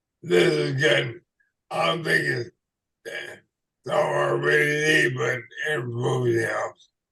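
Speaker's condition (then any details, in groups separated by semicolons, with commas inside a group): ALS/MND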